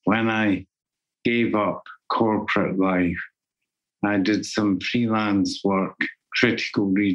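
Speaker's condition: Parkinson's disease; voice going

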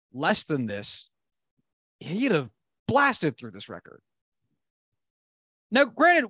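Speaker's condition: No condition

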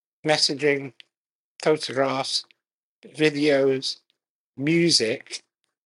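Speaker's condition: Muscular dystrophy; can just about speak

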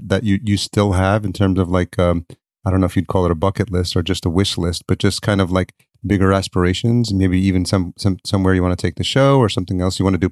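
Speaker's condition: No condition

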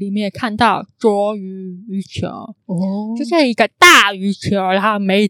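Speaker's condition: Congenital hearing impairment; can sound sing-song

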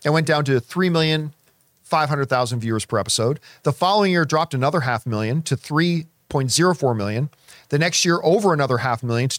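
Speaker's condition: No condition

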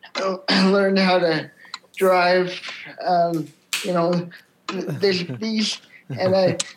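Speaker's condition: Cerebral palsy; from birth, wheelchair user

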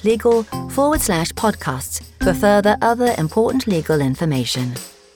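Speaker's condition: No condition

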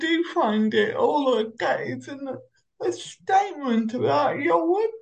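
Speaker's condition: Cerebral palsy; uses Omeo wheelchair

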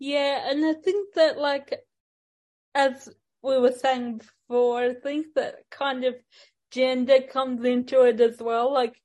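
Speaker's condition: Ataxic cerebral palsy; ambulant wheelchair user

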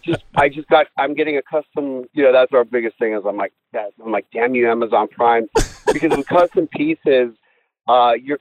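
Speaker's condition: No condition

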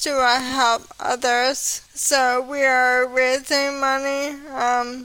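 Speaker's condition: ALS; quickly progressed to walking with cane

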